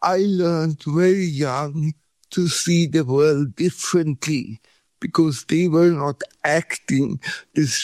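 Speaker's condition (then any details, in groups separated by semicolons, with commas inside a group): Cerebral palsy; body shaking 40 years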